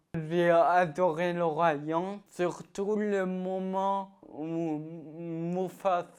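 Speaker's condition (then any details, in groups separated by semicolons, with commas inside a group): Ataxia-telangiectasia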